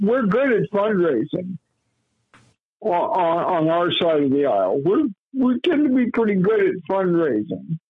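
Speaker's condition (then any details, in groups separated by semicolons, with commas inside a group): Cerebral palsy; lifelong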